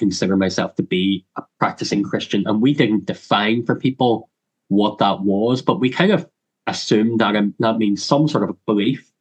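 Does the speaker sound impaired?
Yes: cleft lip and palate; congenital.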